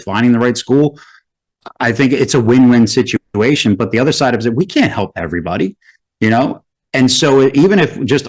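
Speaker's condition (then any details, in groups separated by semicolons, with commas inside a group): No condition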